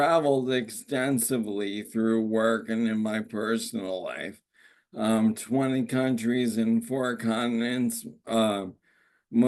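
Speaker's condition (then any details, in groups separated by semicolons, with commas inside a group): ALS; normal a year ago, no longer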